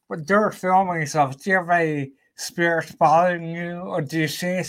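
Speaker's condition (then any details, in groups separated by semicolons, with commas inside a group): Cerebellar ataxia; shaky, symptoms before diagnosis, uses small roller when out goose hunting; starting speech therapy and physical therapy next week, occupational therapy mentioned; slurs a bit, voice affected a little, may need to repeat himself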